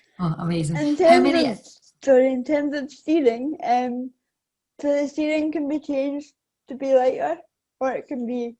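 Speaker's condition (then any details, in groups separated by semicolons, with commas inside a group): Cerebral palsy; affects balance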